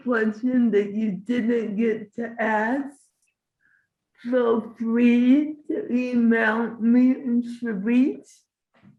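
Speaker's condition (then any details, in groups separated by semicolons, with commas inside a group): Cerebral palsy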